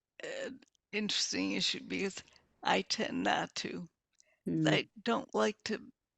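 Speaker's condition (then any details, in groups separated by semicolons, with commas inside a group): Multiple sclerosis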